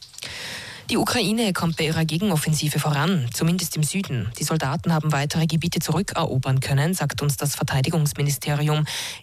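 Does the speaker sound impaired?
No.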